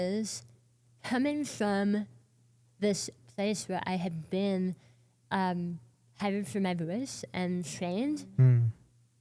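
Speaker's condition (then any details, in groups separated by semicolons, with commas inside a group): Oral cancer, partial glossectomy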